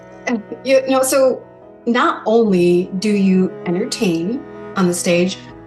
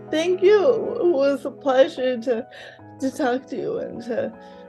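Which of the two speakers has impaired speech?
The second: cerebral palsy; affects only mouth, lifelong; very mild.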